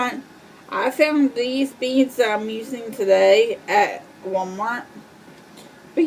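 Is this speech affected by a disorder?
Yes: cerebral palsy.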